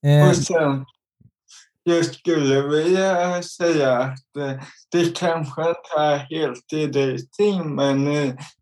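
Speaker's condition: Cerebral palsy; visible disability

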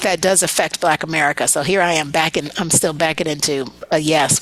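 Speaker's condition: No condition

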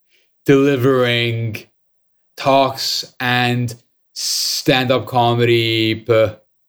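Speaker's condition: Stutter; lifelong stutter, born with pretty severe stutter, avoided speaking for more than 25 years; stutters in six languages, can sing without stuttering; prolonged sounds, blocks

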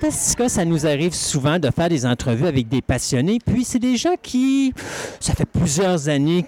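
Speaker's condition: No condition

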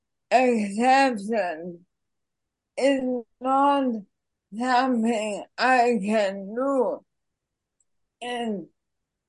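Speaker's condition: Worsening speech; speech worsening over past 2 to 3 months

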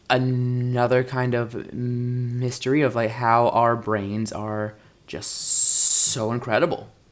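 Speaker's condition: Stuttering; no longer uses fluency techniques, stutters openly including in acting; fluent when singing, formerly word switching and circumlocution, hiding caused tension and struggle; prolonged sounds

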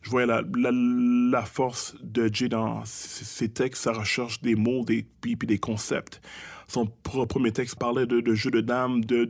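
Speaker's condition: Stuttering; childhood-onset stuttering, thought autistic as young child, spoke Creole, English and French mixed, fluent when rapping since teens; stuttering noticeable during this interview, as he points out himself, audible repetitions; stutters in conversation, strings syllables together very fast without stopping or tripping; repeated sounds, repeated words, prolonged sounds

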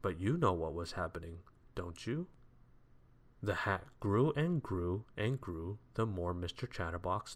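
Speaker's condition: No condition

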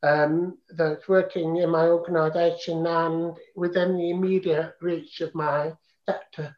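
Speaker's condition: Profound deafness, congenital profound deafness; mimicking mother's sounds

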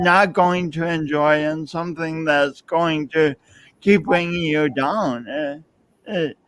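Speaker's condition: Speech impediment; since birth

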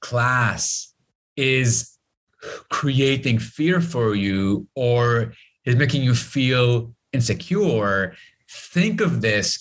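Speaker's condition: Stutter; stand-up comedy; prolonged sounds, blocks

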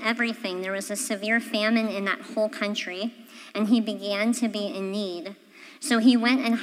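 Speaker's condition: Cleft palate; congenital

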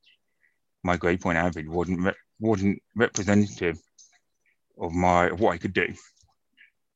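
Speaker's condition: Profound deafness, acquired from meningitis

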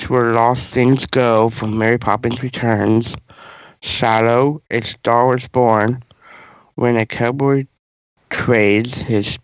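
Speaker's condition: Down syndrome

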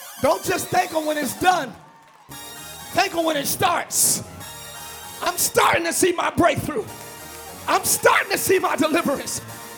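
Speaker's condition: No condition

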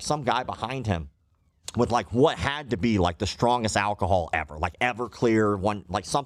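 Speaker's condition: Cleft lip and palate

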